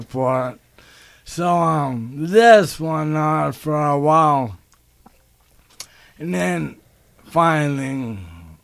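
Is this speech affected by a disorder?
Yes: ALS; motor neuron disease, onset with speech impairment and right hand weakness; diagnosed about one year ago, needs help getting dressed, cannot tie own shoes; speech impairment noticed before diagnosis, prompted doctor visit.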